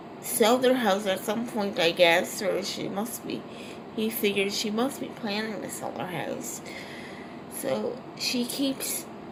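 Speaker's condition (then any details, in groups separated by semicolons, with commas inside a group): Cerebral palsy, triplegia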